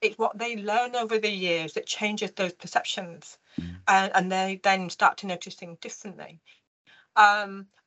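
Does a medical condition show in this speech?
Yes: profound deafness; congenital, undiagnosed until age four, chest-worn hearing aid box from age four, considered for cochlear implant; delayed speech development, mother taught tongue and mouth placement by feeling buzzing, speech good but sounds short-tongued.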